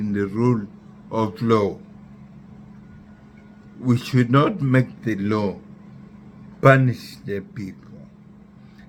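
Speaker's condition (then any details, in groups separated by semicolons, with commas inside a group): Neurological disease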